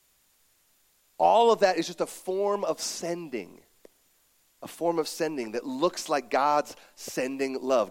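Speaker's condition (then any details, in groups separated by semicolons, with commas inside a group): No condition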